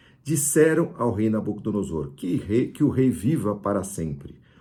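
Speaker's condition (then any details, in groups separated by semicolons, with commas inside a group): No condition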